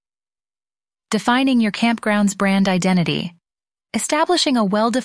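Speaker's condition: No condition

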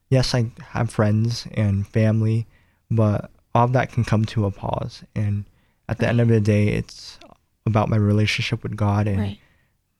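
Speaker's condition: Cleft palate; nose and lip

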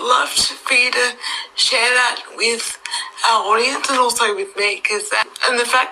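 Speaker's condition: Cerebral palsy; wheelchair user, needs support worker, none available pre-ndis

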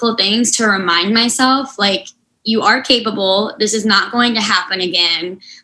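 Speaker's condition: Unilateral cleft lip and palate, severe; relearned spelling and putting words together

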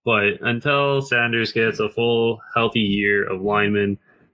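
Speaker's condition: No condition

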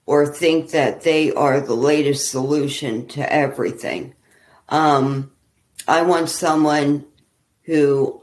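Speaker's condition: ALS; not yet bad

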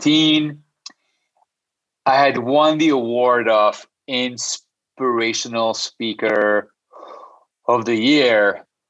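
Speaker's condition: Stutter; stutter since childhood, stutters in six languages: English, French, Spanish, Arabic, Portuguese, Armenian; audible stutter during interview; no stuttering when singing, avoided speaking for years out of fear, later joined Toastmasters and debating club; blocks

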